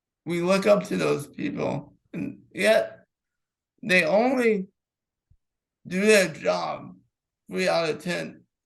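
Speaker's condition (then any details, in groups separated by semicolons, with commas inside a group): Cerebral palsy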